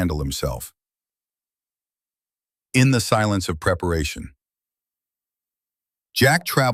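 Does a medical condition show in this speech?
No.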